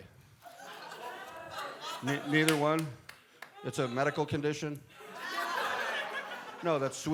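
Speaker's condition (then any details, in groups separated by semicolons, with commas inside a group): No condition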